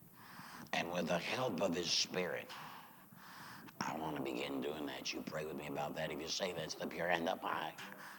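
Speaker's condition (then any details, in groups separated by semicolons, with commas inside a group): Laryngectomy; says used to serve God with voice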